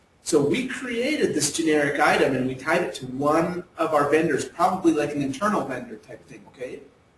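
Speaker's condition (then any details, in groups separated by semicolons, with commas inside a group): No condition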